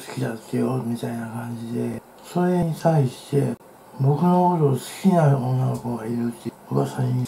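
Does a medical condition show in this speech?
Yes: tongue cancer, partial glossectomy.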